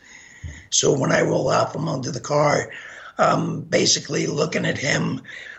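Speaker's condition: Gunshot injury to voice box; shot 15 times

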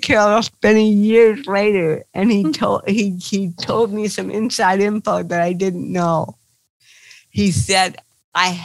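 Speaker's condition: Cerebral palsy; involuntary movements

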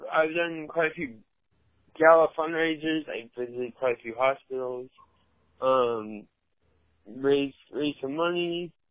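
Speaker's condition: Cerebral palsy; mild

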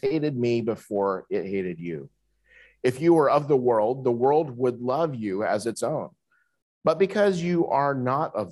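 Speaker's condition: No condition

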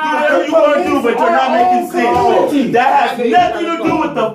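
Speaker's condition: No condition

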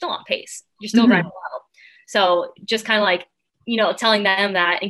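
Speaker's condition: No condition

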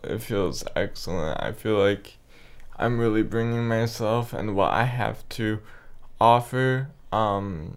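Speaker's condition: Cerebral palsy; spastic quadriplegia, tight muscles, cannot walk typically, uses walker or gait trainer, describes smaller form; regular stretching, walking and exercise, occasional pain when muscles tight

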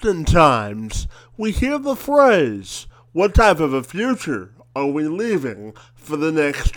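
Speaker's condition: Cerebral palsy; present from birth

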